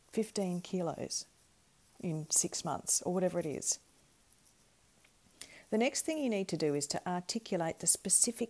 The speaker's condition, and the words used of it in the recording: No condition.